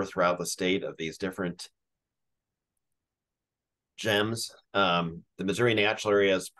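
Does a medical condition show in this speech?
No.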